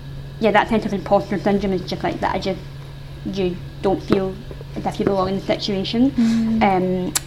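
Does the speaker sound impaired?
Yes: isolated cleft palate; congenital isolated cleft palate, lip not involved, surgeries through childhood and adulthood, jaw surgery for underbite from impaired jaw growth; noticeable speech difference, bar staff often not understanding, partner first took it for accent, sometimes exaggerated at cleft events.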